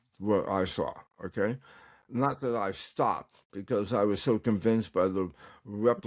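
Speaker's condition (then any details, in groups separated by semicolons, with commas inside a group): Tongue cancer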